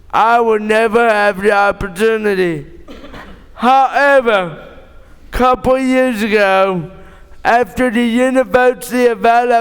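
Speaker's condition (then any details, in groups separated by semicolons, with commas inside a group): Cerebral palsy; born premature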